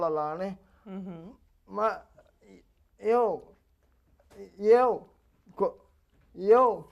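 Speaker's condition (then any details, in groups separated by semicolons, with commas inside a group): Cerebral palsy; age 27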